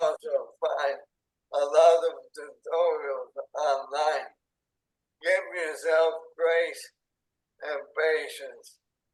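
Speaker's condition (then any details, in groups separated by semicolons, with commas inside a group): ALS; onset in hands and arms, tracheostomy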